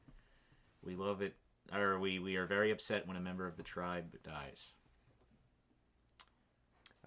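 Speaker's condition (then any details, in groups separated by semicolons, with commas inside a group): No condition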